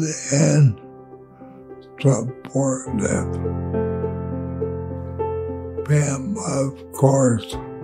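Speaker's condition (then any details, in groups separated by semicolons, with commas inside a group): ALS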